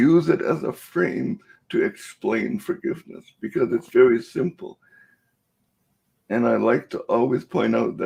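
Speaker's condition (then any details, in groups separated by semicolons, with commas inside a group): Cerebral palsy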